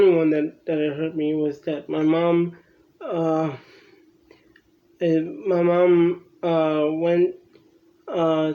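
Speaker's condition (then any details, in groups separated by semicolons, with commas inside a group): Cerebral palsy; from birth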